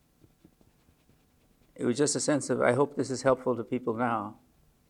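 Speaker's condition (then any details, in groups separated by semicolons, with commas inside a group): Parkinson's disease; age 74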